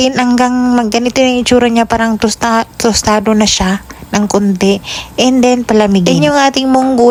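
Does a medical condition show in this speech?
No.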